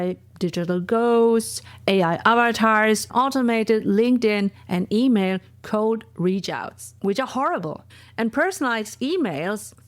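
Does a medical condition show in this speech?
No.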